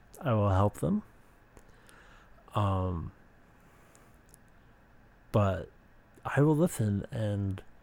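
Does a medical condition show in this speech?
Yes: speech impediment.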